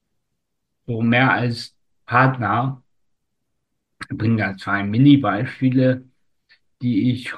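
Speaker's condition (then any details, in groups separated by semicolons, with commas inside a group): Spastic tetraparesis; umbilical cord around neck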